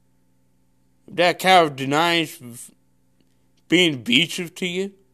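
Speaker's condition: Cerebral palsy; wears glasses

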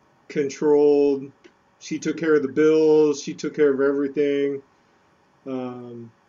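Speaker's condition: No condition

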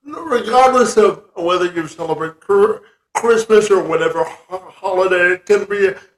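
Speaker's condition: Spastic quadriplegic cerebral palsy

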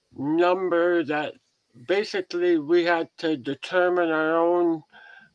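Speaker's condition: Head and neck cancer surgery; crooked head since

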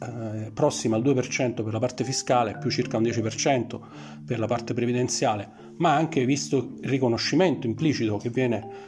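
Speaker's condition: No condition

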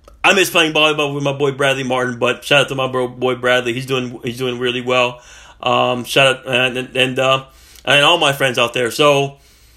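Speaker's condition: Stuttering; improving, occasional stuttering, helped by Wayne from Missouri mental health; stutters here and there, getting better; repeated sounds, prolonged sounds

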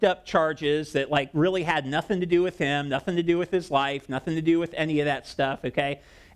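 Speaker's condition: No condition

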